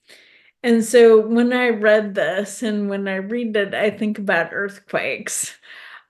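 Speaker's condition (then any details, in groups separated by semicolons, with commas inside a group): ALS; specialist-confirmed diagnosis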